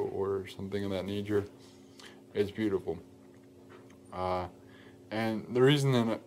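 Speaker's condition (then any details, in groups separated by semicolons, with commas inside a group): Cerebral palsy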